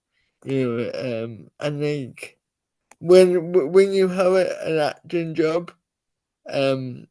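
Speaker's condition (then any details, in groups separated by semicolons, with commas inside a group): Cerebral palsy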